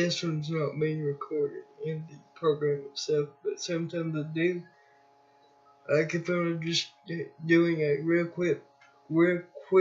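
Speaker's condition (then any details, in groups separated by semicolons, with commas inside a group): Cerebral palsy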